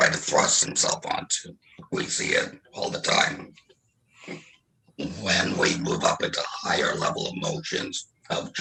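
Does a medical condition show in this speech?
Yes: laryngectomy.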